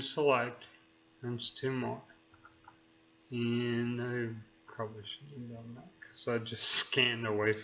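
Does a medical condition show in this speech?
Yes: neurological disease.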